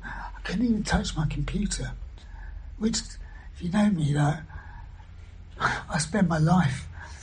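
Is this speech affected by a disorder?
Yes: throat cancer surgery, vocal injections; whispered after surgery, two or three words per breath, injections now allow full sentences.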